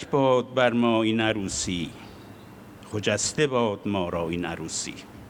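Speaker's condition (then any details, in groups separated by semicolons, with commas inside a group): No condition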